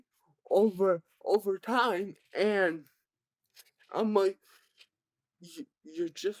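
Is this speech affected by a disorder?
Yes: cerebral palsy; present from birth, severe.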